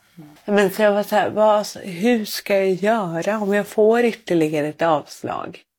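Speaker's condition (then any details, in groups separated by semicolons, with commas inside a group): Cerebral palsy; born without heartbeat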